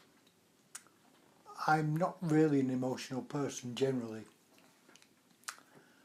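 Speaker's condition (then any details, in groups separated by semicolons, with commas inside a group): Motor neurone disease; late stage, total paralysis, non-invasive ventilator; communicates by eye gaze technology, breathing monitored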